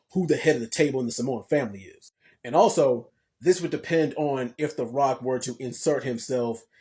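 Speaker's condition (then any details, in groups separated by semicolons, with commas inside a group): No condition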